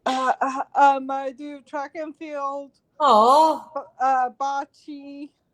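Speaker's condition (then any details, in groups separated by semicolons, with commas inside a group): Cerebral palsy; since birth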